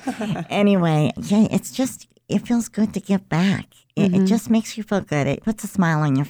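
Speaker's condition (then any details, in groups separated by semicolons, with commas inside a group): Cleft lip and palate; congenital, present since birth, about 50-some years ago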